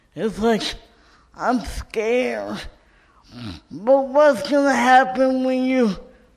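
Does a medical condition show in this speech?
Yes: cerebral palsy; adult, wheelchair user, lives independently without 24-hour support.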